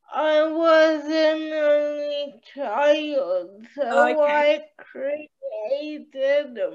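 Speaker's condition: Cerebral palsy

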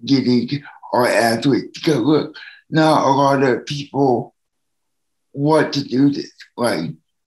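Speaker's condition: Cerebral palsy; needs help from others

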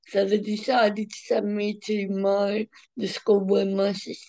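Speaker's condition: Cerebral palsy, mild

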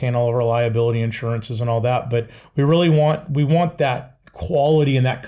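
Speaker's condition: No condition

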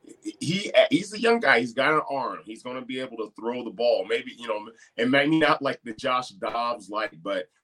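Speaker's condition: No condition

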